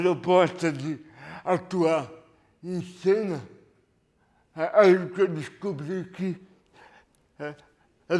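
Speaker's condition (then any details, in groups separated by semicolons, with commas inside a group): Cerebral palsy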